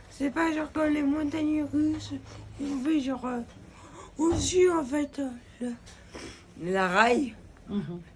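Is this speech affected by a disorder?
Yes: cerebral palsy.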